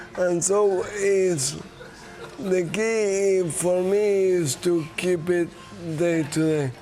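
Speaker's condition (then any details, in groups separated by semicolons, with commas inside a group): Motor neuron disease; diagnosed about two years ago, daily fatigue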